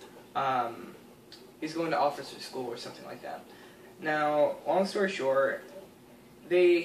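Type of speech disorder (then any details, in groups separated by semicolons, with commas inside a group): None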